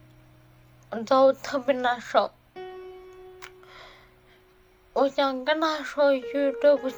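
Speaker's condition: Cerebellar atrophy, hereditary; no medication

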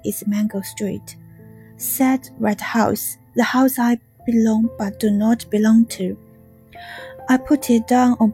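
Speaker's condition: No condition

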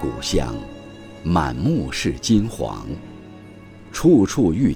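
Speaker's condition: No condition

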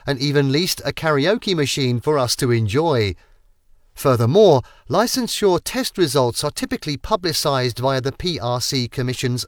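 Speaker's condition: No condition

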